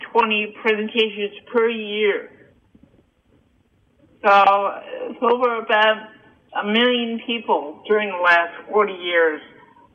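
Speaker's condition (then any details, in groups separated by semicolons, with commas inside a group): Cerebral palsy and hearing loss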